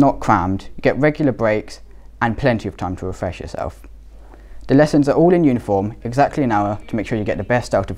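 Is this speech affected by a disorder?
No.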